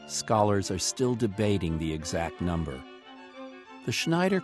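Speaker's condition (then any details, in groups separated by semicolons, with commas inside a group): No condition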